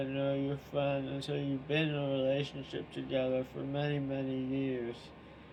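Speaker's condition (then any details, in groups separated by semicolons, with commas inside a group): Tongue cancer surgery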